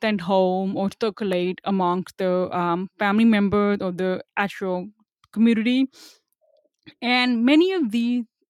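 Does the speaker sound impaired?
Yes: hearing loss; hearing aid user, same audiologist firm for 25 years; newer hearing aid not self-adjustable, limited digital hearing aid options, audiologist suggested cochlear implant.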